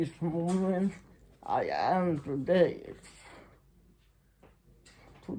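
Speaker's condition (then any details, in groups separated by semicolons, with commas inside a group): Muscular Parkinson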